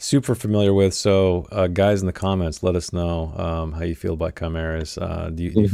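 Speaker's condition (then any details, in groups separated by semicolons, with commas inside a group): No condition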